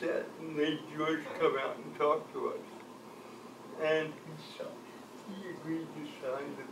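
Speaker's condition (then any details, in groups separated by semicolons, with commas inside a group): Cerebral palsy; from birth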